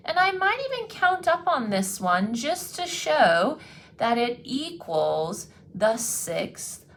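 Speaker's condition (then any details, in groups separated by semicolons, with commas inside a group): No condition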